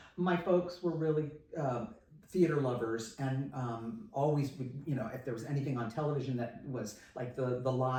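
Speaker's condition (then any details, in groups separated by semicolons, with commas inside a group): No condition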